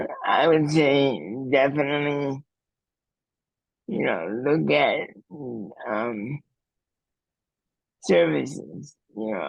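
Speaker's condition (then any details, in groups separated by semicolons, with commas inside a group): Cerebral palsy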